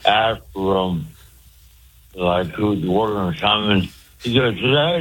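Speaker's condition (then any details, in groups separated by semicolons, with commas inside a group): Speech impediment; cause unclear, stabbed by girlfriend and hit on head with ashtray years ago; usually hard for host to understand, understood better than ever during this call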